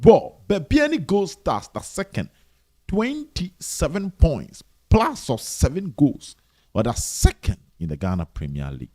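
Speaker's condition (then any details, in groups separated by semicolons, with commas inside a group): No condition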